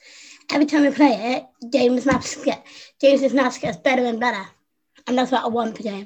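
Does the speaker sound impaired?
Yes: Down syndrome; present from birth, infant heart failure, heart surgery, pneumonia, stopped breathing, resuscitated, chest problems; learned to speak by copying younger sister Susie, second top grade and b in French speaking.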